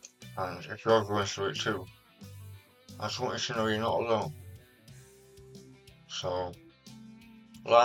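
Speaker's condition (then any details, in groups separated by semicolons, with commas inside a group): Partial glossectomy for tongue cancer; almost half of tongue removed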